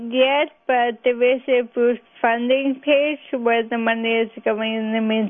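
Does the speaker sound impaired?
Yes: ALS; bulbar-onset ALS, mother had ALS, possible Ashkenazi genetic link, speech onset about age 37; diagnosed February by specialist, about 2 years since speech symptoms, fine motor weakening, two slowing medications; speech affected first, about 2 years ago, undiagnosed by many doctors.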